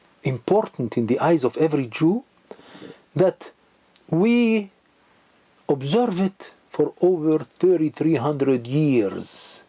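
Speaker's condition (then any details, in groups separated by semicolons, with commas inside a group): No condition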